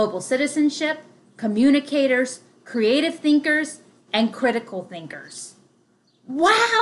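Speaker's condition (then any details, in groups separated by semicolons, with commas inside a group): No condition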